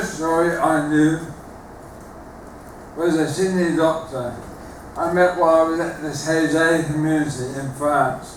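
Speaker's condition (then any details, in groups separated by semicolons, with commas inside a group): Motor neuron disease; terminal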